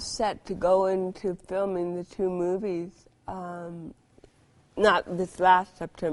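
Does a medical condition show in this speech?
Yes: cerebral palsy.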